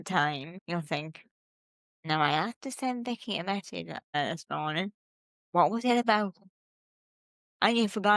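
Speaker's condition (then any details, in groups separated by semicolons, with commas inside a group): Cerebral palsy; since birth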